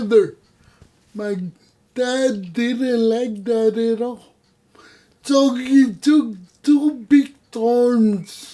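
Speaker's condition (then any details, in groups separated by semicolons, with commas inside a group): Cerebral palsy; no voice control, unusual voice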